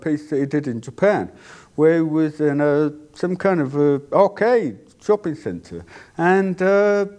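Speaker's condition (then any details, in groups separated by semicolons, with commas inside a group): Deafness; cannot hear own voice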